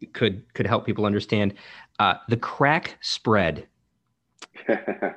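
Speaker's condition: No condition

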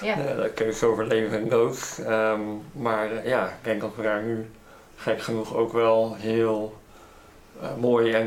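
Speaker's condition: Cleft lip; cleft audible in way of speaking

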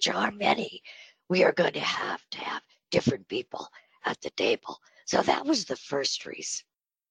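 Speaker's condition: Spasmodic dysphonia; on Botox treatment

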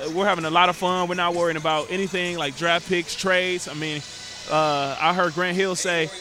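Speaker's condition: No condition

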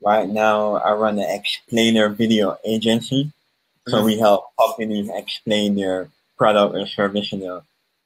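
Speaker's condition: Cleft palate; congenital cleft palate

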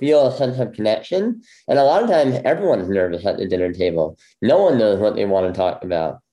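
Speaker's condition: Bilateral cleft lip; congenital bilateral

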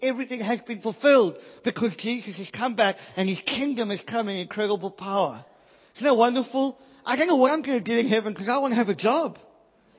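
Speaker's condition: Cleft palate, Pierre Robin syndrome; affects all ENT

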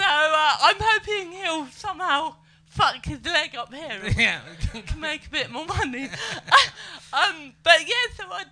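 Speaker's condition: Cerebral palsy; able to speak and move

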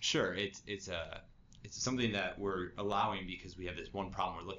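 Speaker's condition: No condition

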